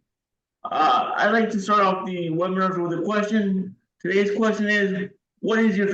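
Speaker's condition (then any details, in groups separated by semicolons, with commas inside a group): Cerebral palsy, severe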